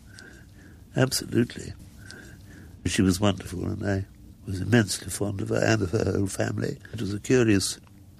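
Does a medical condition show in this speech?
Yes: muscular dystrophy; progressive.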